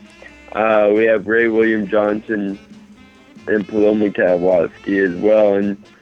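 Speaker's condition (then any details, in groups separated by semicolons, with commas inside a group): Mild cerebral palsy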